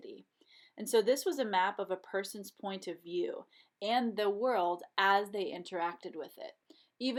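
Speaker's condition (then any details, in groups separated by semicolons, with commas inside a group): No condition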